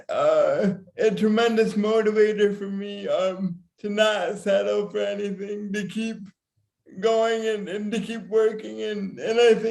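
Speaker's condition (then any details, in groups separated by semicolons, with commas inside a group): Severe cerebral palsy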